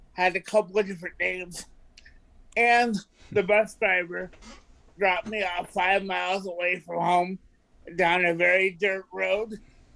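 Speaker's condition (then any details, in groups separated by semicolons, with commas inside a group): Cerebral palsy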